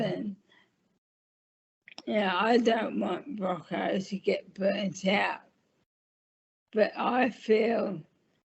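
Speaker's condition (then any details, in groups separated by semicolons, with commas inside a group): Motor neurone disease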